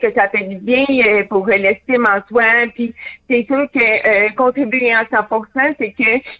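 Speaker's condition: Hearing loss with cochlear implant; born deaf, lip reading helps, used masks with window; phone interview, hearing through cochlear implant; removes implant in water, total silence, phone understanding varies by person

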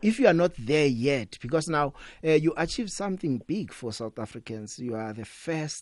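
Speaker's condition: No condition

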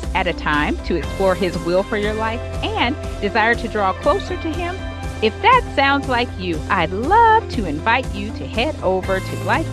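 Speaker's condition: No condition

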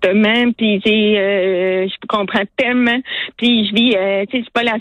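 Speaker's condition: Hearing loss; hard of hearing, relies on lip reading; uses cotton mask with soft transparent plexiglas window so lips can be seen

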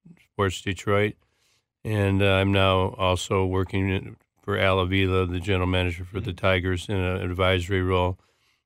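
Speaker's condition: Parkinson's disease; four years since diagnosis

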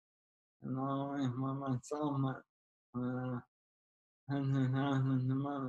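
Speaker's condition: ALS; diagnosed at 21, San Francisco ALS clinic, arm nerve issues, weak hands, trouble running, slow progressor; almost 13 years since diagnosis, wheelchair user, needs help showering, dressing and everyday tasks

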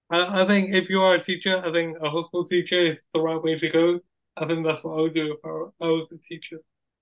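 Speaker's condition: Cerebral palsy; wheelchair user

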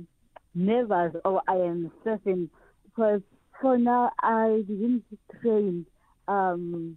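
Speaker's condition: Cerebral palsy; surfs with helper pushing into wave, rides wave to end

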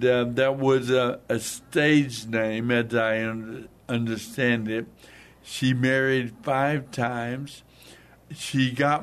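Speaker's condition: Hemorrhagic stroke; hemorrhagic stroke in basal ganglia, not a clot, right side of body paralyzed; talks funny, voice stressed tonight, speaks slowly and deliberately to be understood, daughter Stacy helps

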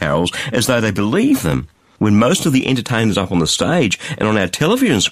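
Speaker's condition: No condition

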